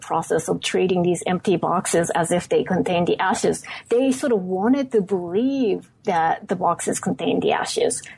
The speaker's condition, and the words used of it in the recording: None; typical speech.